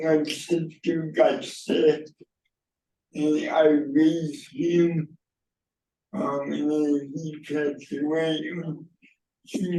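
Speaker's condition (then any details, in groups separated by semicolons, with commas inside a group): Cerebral palsy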